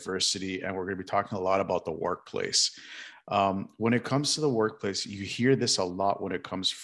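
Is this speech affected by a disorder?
No.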